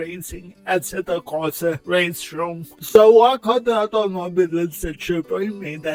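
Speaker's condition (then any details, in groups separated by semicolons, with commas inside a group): Cerebral palsy; lack of oxygen at birth, fine motor impairment, cannot handwrite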